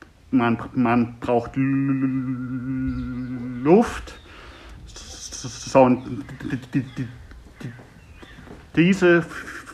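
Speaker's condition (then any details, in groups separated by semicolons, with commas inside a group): Stuttering; developmental, lifelong, possibly inherited, father stuttered, brother fluent, logopedic speech therapy, constant since second grade; severe stuttering, poor simultaneous coordination of breath, tongue, lips and speech; choppy, repetitions, blocks, none when singing, milder talking to pet, throat sometimes hurts; repeated sounds, repeated words, blocks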